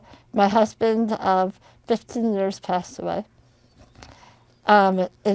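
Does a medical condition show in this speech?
Yes: spinal muscular atrophy.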